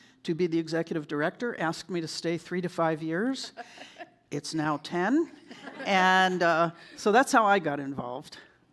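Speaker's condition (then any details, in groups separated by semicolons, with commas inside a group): No condition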